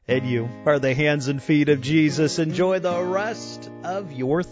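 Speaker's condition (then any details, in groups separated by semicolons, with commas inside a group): No condition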